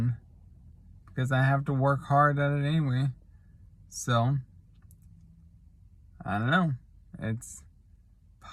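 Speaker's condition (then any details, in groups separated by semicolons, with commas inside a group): Traumatic brain injury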